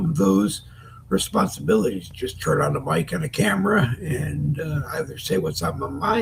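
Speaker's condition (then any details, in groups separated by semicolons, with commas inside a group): Lewy body dementia; Parkinson's-linked form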